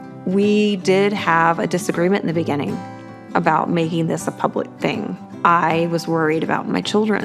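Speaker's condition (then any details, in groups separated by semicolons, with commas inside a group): No condition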